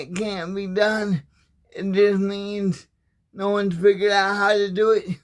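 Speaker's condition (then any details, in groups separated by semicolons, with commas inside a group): Cerebral palsy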